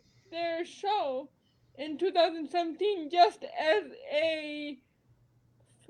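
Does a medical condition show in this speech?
Yes: cerebral palsy; spasticity.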